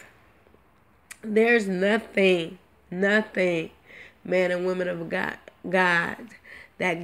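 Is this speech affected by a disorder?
Yes: cerebral palsy; now talking and breathing.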